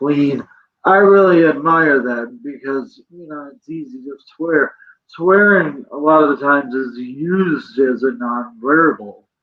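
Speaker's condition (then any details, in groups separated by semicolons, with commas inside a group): Cerebral palsy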